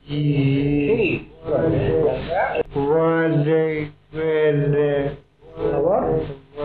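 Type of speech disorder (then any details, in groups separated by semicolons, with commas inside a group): Spastic dysarthria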